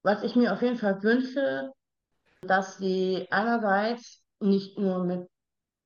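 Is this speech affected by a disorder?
Yes: Down syndrome.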